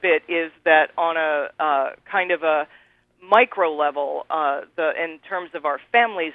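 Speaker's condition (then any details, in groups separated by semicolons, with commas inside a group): No condition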